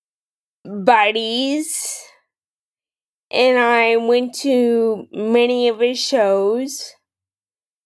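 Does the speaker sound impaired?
Yes: Friedreich's ataxia; rare progressive, form of muscular dystrophy, diagnosed at 17, initially mild, Muscular Dystrophy Association for braces; some speech issues, less pronounced than in others with Friedreich's ataxia.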